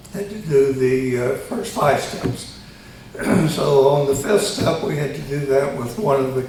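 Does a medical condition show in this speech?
Yes: tongue cancer surgery; both sides of tongue.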